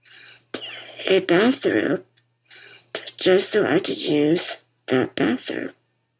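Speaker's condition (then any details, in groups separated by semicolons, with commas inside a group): Muscular dystrophy; wears BiPAP machine to help breathing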